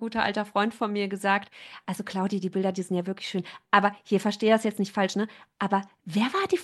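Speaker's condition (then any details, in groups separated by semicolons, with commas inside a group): No condition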